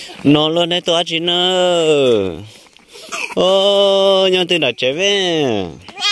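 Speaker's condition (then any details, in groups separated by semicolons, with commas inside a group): No condition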